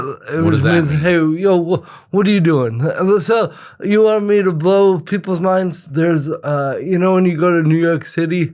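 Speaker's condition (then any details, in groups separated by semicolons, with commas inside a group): Cerebral palsy; present from birth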